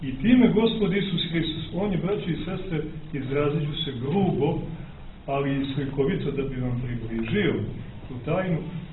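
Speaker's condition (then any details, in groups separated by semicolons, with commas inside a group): No condition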